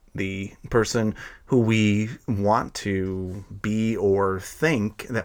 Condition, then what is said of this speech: Stuttering. And then mm-hmm. I went back and did a few more takes, and I wasn't thinking about as much how I talked or how I might stutter.